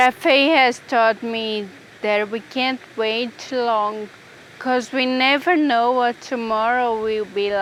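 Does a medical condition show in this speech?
Yes: Friedreich's ataxia; progressive, walking difficult when fatigued, future wheelchair.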